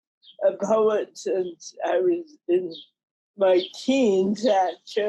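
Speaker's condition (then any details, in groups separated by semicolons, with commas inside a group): Cerebral palsy; mild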